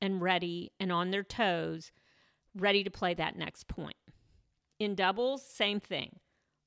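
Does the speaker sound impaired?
No.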